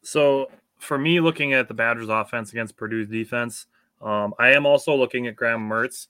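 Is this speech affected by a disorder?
No.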